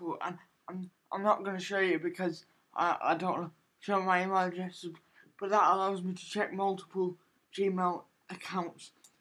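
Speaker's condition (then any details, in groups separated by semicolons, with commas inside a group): Cerebral palsy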